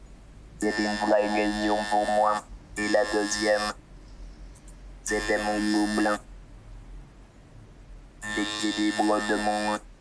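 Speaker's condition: Total pharyngolaryngectomy; tracheal stenosis, partial oesophagectomy

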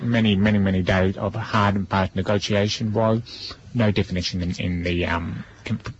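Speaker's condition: Deafness; only feels vibration

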